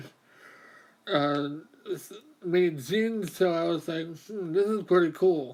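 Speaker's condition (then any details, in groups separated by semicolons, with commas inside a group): Mobius syndrome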